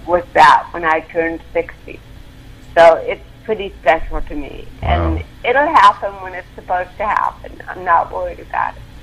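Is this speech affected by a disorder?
Yes: cerebral palsy; involuntary movements.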